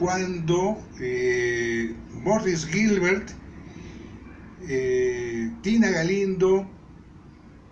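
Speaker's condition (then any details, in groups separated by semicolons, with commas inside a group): No condition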